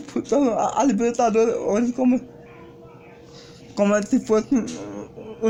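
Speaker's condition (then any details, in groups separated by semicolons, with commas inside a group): Cerebral palsy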